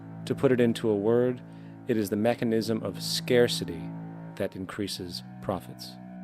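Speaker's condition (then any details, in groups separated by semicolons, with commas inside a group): No condition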